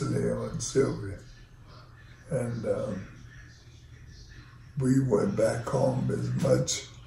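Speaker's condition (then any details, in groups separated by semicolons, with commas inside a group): ALS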